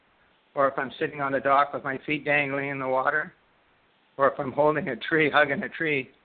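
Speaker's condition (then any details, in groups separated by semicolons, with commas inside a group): Parkinson's disease; left-sided onset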